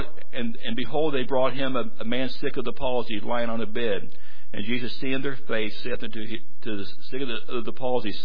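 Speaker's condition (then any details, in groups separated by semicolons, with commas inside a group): Stuttering; stutters less and talks slower when heartbroken; repeated sounds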